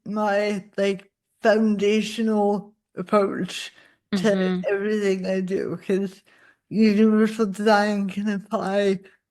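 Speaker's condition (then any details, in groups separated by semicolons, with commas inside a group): Cerebral palsy; from birth, spasticity; most obviously affects speech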